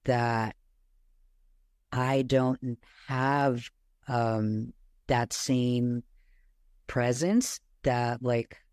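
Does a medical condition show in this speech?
Yes: stuttering; on testosterone since age 23; stutters and pauses when speaking; pauses while talking, may need reminding where conversation is; here prolonged sounds, blocks.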